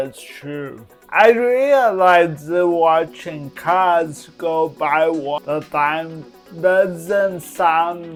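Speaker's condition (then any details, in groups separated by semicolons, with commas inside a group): Cerebral palsy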